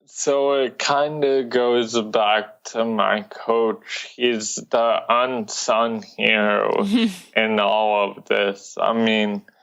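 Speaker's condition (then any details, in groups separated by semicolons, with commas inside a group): Cerebral palsy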